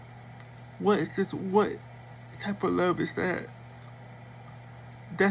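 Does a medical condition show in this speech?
Yes: cerebral palsy; affects speech.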